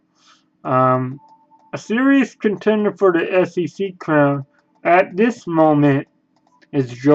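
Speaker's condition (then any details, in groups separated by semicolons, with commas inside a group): Cerebral palsy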